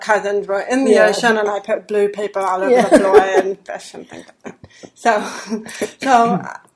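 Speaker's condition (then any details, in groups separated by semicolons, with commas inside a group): Deafness; hears men's voices better than women's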